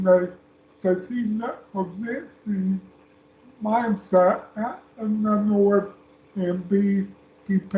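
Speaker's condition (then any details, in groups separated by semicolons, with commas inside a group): Speech impairment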